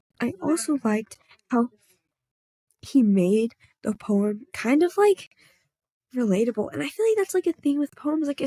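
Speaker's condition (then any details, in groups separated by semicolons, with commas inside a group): No condition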